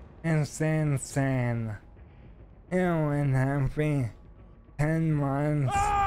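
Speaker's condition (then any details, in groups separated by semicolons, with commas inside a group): ALS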